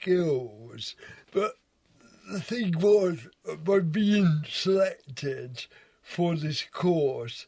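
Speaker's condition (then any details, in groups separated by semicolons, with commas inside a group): Cerebral palsy; wheelchair user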